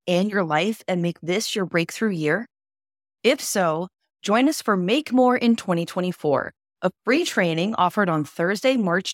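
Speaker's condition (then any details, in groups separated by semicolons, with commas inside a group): No condition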